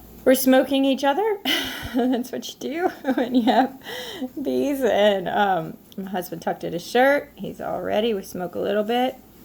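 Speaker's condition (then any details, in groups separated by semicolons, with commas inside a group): No condition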